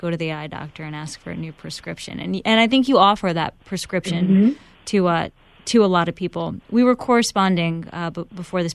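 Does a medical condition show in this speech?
No.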